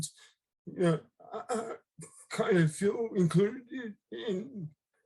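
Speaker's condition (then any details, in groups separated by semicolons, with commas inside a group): Cerebral palsy; left-sided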